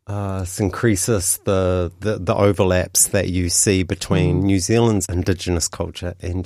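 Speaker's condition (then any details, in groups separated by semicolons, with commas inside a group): No condition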